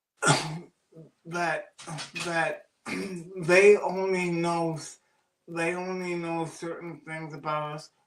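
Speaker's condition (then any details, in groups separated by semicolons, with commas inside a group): Cerebral palsy; oxygen loss at birth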